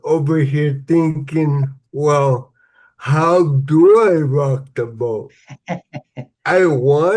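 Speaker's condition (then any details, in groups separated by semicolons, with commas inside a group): Cerebral palsy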